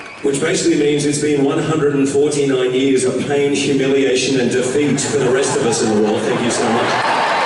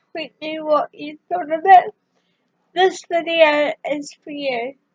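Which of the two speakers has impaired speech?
The second: cerebral palsy.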